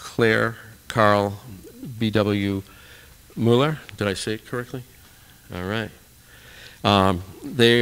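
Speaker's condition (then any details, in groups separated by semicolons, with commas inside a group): No condition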